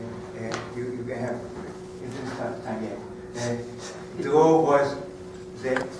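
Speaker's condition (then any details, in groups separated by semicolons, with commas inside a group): No condition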